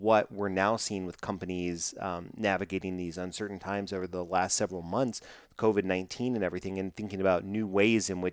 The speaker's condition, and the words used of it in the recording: No condition.